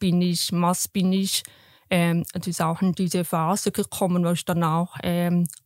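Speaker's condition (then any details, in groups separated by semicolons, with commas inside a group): Deafness; congenital profound hearing loss to deafness, detected at age one in hospital, later cochlear implant; wears hearing aids or cochlear implants with magnetic coil, can hear music, learning sign language; raised oral, intensive hearing and speech therapy, lip reading, felt therapist's vibrations to learn sounds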